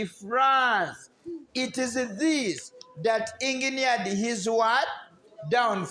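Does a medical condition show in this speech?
No.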